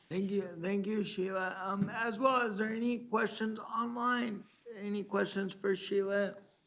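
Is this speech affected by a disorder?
Yes: cerebral palsy.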